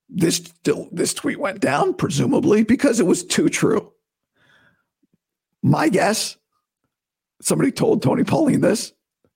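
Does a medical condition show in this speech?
Yes: vocal cord surgery recovery; recovering from vocal cord surgery, starting vocal coach physical therapy today, doctor approves talking; voice still sounds bad to new listeners, best in two weeks, talking painless, not yet back.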